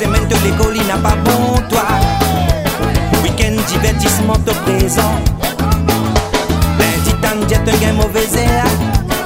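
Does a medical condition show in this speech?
No.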